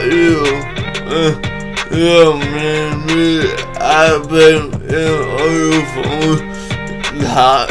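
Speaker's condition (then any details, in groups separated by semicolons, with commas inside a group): Cerebral palsy; atypical speech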